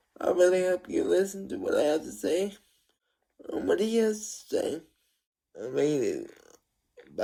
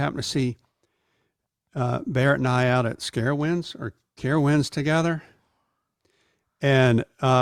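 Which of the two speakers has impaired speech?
The first: cerebral palsy; cannot type, dictates writing; atypical speech, concentrates on voice and pronunciation publicly.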